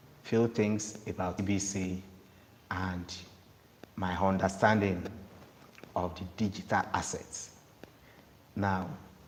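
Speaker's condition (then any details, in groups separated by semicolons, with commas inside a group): No condition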